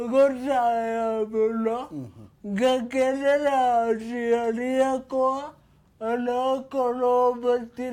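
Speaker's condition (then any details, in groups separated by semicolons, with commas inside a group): Cerebral palsy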